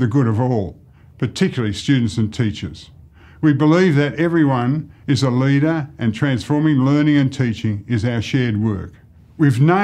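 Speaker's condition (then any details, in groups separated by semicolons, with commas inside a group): No condition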